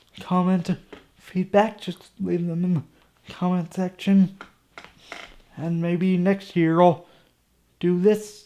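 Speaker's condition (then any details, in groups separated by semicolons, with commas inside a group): Cerebral palsy; from birth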